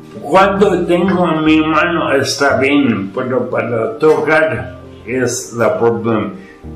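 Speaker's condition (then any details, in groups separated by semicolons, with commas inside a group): Ataxia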